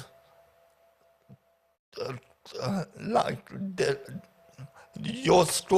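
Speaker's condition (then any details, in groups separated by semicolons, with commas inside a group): Paraplegia with essential tremor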